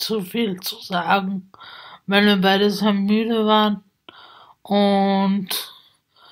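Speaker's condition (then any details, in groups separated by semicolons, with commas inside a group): Spasticity from birth; multiple sclerosis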